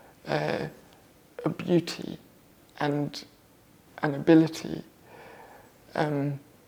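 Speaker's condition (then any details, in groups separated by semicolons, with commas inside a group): Cerebral palsy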